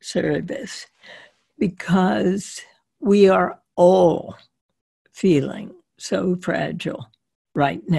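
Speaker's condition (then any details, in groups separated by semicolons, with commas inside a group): Spasmodic dysphonia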